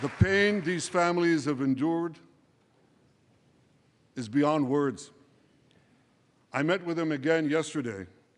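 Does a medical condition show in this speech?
No.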